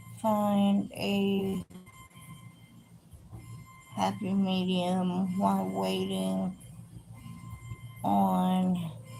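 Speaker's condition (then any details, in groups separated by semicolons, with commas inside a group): Cerebral palsy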